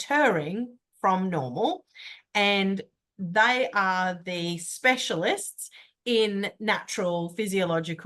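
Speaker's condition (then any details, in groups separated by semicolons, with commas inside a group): No condition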